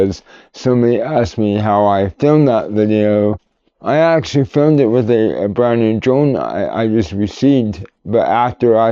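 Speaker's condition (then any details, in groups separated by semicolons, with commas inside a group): Cerebral palsy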